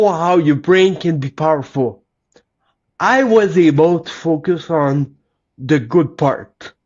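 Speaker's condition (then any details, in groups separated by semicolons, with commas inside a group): Cerebral palsy; lifelong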